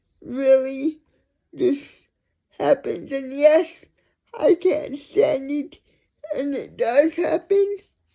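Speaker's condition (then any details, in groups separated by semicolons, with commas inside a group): Cerebral palsy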